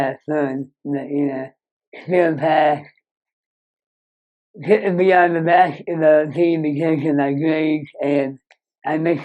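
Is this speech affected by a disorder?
Yes: Moebius syndrome; severe nerve damage.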